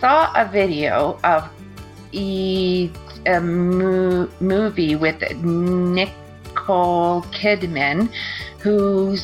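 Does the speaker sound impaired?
Yes: aphasia after stroke; aphasia caused by stroke; cannot work now, recordings edited in Audacity to cut pauses and mistakes; word-finding trouble, many pauses and mistakes, non-fluent, speaking tiring like translating, fluent voice only briefly.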